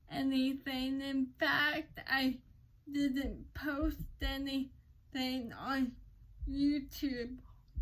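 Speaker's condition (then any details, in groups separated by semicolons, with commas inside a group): Cerebral palsy; uses crutches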